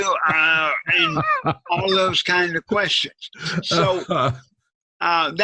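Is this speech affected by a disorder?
Yes: cerebral palsy, severe.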